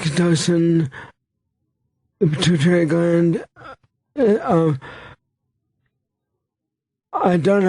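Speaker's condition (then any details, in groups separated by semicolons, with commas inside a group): Brain injury; caused by car accident; many years since injury, trouble focusing, easily distracted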